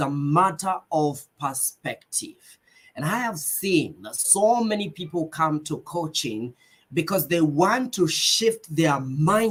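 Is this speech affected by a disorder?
No.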